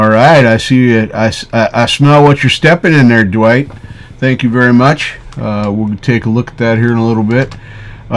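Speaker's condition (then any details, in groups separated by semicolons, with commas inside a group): No condition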